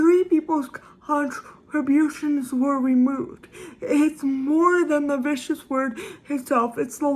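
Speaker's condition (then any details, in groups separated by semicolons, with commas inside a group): Cerebral palsy, severe; affects speech and movement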